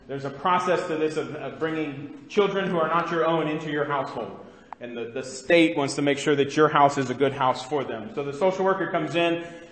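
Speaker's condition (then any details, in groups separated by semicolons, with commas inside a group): No condition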